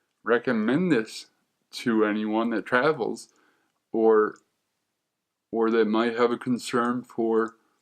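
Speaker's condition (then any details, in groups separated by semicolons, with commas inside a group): Cerebral palsy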